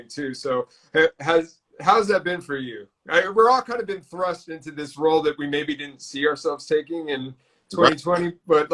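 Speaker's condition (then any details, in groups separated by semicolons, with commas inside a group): No condition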